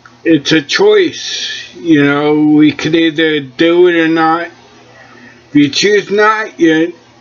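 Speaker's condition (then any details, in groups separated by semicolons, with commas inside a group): Cerebellar ataxia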